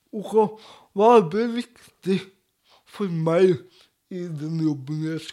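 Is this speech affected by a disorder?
Yes: cerebral palsy; speech difficulties.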